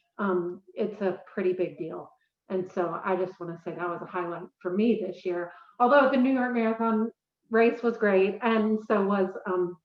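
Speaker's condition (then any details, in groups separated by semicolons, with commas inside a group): No condition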